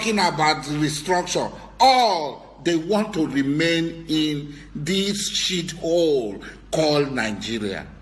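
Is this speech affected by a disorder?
No.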